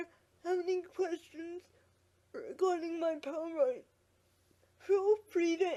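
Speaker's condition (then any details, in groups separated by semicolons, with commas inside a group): Quadriplegic cerebral palsy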